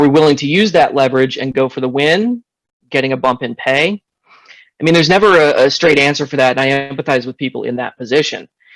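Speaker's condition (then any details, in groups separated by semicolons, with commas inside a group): No condition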